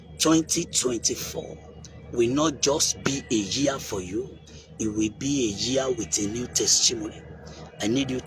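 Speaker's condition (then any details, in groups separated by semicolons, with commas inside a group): No condition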